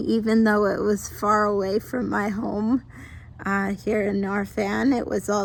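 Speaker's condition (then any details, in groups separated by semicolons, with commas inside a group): Mild cerebral palsy; mild form from birth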